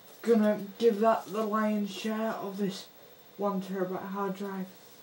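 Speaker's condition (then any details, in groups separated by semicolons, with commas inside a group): Cerebral palsy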